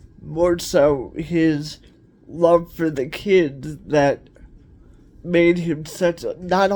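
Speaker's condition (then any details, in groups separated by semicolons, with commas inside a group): Cerebral palsy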